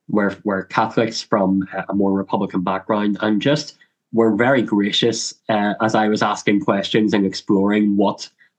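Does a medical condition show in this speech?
Yes: cleft lip and palate; congenital.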